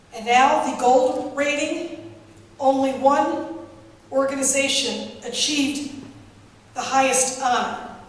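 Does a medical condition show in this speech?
No.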